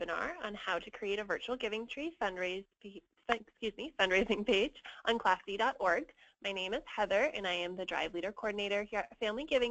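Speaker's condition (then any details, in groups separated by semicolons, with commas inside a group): No condition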